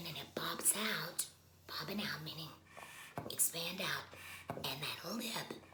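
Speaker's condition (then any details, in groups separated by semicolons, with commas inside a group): Laryngectomy, voice prosthesis; uses HME and stoma covers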